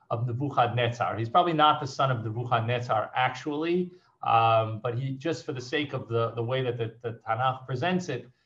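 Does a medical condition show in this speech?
No.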